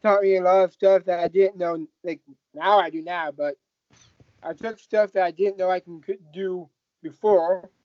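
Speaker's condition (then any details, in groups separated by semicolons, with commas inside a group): Down syndrome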